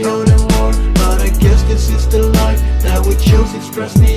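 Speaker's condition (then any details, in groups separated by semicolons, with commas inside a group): No condition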